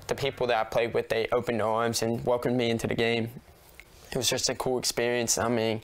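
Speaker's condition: Deafness; born deaf, completely deaf at two, cochlear implant two months later, Marshall University listen-and-speak program; uses cochlear implant, sister Tegan still corrects mispronounced words; says many words wrong, speech deteriorated while awaiting implant, last word bah for ball

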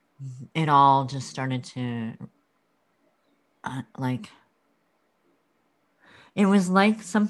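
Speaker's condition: Cleft lip and palate

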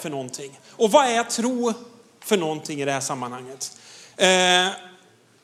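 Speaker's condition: No condition

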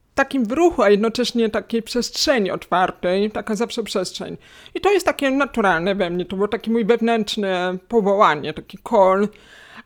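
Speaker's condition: Hearing loss, cochlear implant, acquired; lost hearing in adolescence, cochlear implant at age 16, electrodes behind ear, external part, Apple-linked latest model; cannot localize sound direction, must keep refreshing language, iPhone streams directly to implant; two years of rehabilitation to decode words, relearned listening to English, once unable to converse in English

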